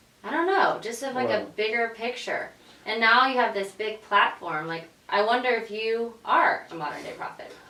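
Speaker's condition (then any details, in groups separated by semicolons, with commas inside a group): No condition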